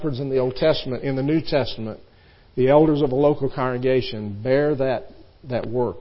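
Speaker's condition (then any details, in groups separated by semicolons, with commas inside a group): No condition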